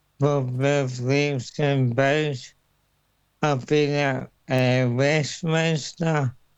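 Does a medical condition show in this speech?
Yes: motor neuron disease.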